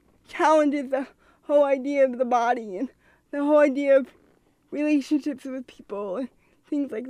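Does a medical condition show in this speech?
Yes: cerebral palsy; from birth, uses wheelchair.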